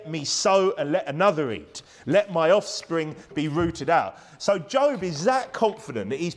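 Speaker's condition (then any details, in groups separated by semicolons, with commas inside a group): No condition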